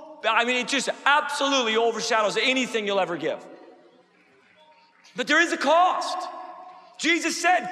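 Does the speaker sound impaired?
No.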